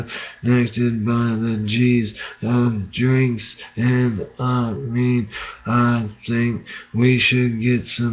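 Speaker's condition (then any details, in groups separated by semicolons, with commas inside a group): Brain injury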